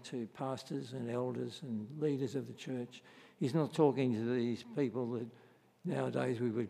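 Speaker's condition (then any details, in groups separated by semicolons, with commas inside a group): Parkinson's disease; varying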